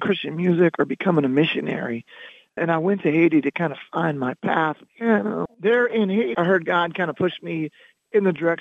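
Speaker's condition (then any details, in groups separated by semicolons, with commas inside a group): Loss of singing voice; lost singing voice around 2006-2007 after about 16-17 years as band vocalist, can still speak; speaking voice retained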